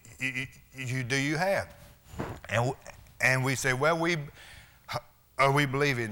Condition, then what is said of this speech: Stuttering. And you can, you can tell already, he didn't call me because I'm some kind of a great orator.